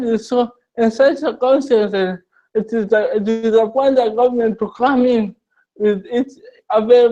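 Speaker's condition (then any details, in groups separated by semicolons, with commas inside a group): Cerebral palsy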